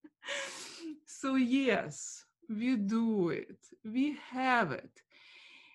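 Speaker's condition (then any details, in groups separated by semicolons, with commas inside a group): Stuttering; formerly severe with facial contortion and pushed words, doctors unhelpful, improved with coaches; sometimes speaks with flow; deep breath then slow speech, learned breathy sexy voice like Marilyn Monroe to manage stutter; prolonged sounds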